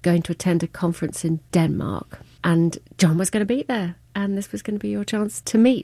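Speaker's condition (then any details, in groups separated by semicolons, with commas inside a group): No condition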